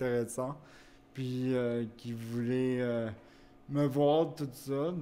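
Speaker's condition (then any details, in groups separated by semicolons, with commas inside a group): Cerebral palsy; wheelchair use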